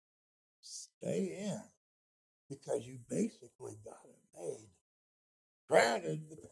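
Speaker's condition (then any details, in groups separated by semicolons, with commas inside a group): Speech impediment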